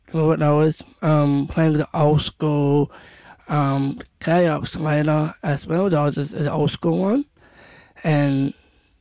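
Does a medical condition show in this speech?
Yes: Down syndrome; not always understood by others, pub workers don't understand speech properly.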